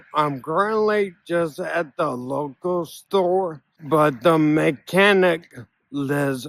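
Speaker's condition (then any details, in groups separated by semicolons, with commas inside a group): Ataxia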